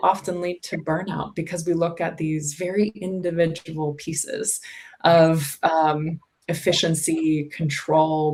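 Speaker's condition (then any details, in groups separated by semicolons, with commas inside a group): No condition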